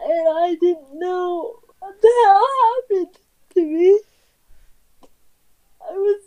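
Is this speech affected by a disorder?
Yes: cerebral palsy; affects muscles, motor skills and all limbs, pain, serious complications needing surgery, morphine for two years; uses cannabis, helps with spasticity.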